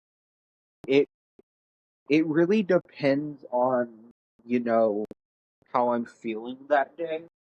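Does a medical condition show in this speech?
No.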